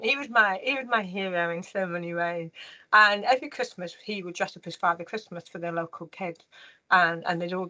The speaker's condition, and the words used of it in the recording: Deafness. I've not quite got that full moment, if that makes sense.